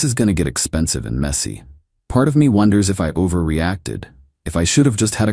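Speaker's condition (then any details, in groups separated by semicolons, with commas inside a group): No condition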